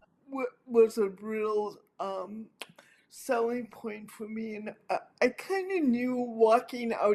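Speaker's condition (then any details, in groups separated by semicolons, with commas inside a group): Cerebral palsy; affects hands and speech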